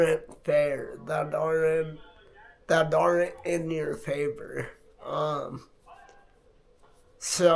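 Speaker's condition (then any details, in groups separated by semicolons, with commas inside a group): Multiple sclerosis; affects hands and left arm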